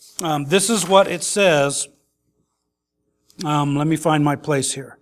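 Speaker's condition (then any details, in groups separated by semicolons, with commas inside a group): No condition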